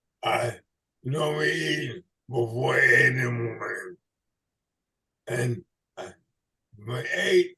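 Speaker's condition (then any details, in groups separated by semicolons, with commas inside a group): ALS/MND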